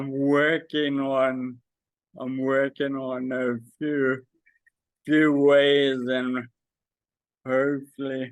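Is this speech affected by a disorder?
Yes: Friedreich's ataxia; does voice exercises.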